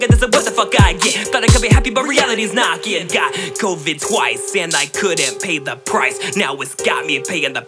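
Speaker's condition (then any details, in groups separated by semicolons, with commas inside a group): No condition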